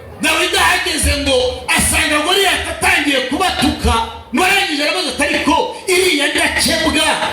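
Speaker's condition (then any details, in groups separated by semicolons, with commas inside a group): No condition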